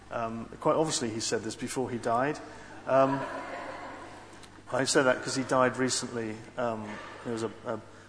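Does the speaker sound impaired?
No.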